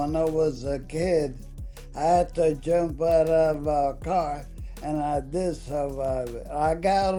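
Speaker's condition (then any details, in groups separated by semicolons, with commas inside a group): ALS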